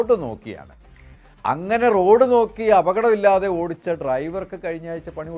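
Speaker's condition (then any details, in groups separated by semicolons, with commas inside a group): No condition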